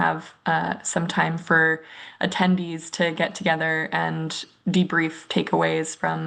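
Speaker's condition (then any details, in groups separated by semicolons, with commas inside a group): No condition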